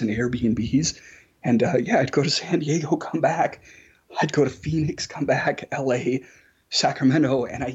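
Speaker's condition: Spasmodic dysphonia; slightly better over 10 years

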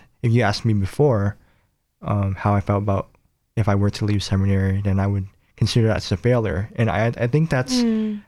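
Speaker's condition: Cleft palate; nose and lip

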